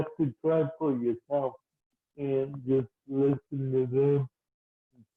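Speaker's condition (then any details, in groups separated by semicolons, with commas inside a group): Cerebral palsy, mild; weak muscles; speech slightly affected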